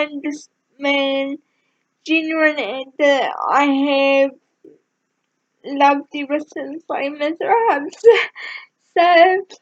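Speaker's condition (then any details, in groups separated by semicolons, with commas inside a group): Cerebral palsy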